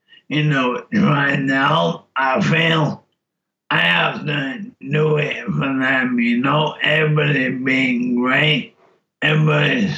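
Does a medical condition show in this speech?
Yes: motor neurone disease; speech change noticeable by time of diagnosis, frailer with weight loss then; cannot speak well.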